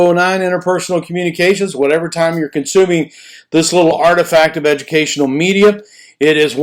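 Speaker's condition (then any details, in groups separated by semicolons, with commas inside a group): No condition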